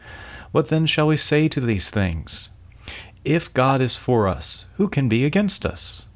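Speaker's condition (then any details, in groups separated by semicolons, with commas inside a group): No condition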